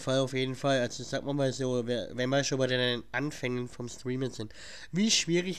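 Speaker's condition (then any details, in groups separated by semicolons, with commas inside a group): Cleft palate; has a cold at recording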